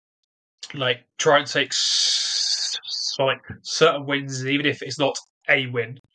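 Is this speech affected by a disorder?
Yes: stutter; developmental, onset early childhood, lifelong, more severe during trial, barely able to speak first six months in prison; stutters during this interview; ignores disfluencies and keeps talking, media presence trained as main focus; here prolonged sounds, blocks.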